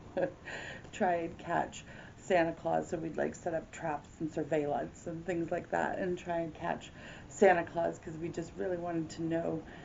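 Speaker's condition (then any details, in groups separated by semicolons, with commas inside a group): No condition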